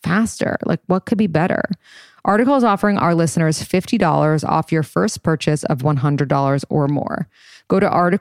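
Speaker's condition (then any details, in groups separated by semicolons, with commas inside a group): No condition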